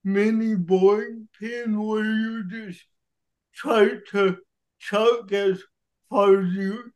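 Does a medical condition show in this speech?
Yes: cerebral palsy; wheelchair user, cerebral palsy since childhood, physical therapy turned into weight training at 12; works out lower and upper body at local gym, lifts weights.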